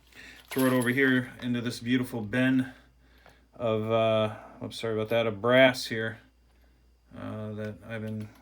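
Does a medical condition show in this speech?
No.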